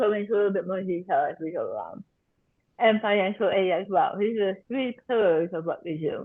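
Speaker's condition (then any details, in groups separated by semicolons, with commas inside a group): Tongue cancer surgery and reconstruction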